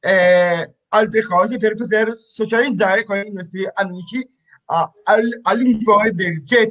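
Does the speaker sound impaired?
Yes: stuttering; ongoing online speech therapy via Skype with a speech therapist, long-term, with another young man; stutters too much, working on voice to sound smoother in scripts and monologues; here repeated sounds.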